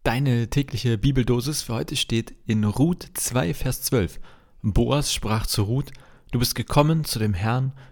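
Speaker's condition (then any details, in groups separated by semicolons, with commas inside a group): No condition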